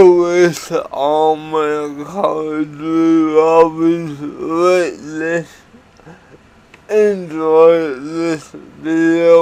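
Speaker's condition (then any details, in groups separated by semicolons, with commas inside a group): Cerebral palsy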